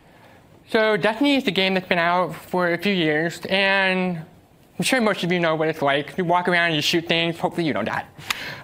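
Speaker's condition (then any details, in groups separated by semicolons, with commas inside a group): Deafness; uses American Sign Language, cannot follow game voice chat or spoken cues amid noise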